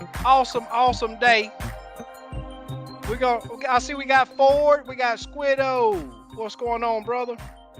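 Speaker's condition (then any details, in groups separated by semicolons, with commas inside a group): No condition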